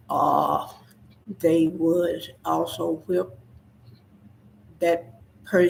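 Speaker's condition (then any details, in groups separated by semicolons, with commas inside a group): Spinal neurosarcoidosis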